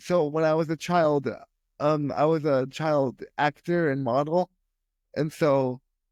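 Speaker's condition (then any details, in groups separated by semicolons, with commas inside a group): Spastic quadriplegia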